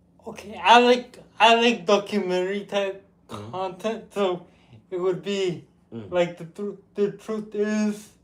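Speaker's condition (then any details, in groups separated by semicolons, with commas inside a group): Cerebral palsy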